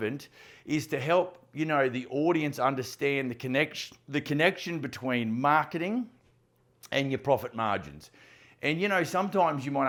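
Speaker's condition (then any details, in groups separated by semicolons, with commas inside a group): No condition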